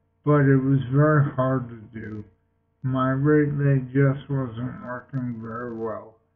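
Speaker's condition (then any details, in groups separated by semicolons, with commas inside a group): Multiple sclerosis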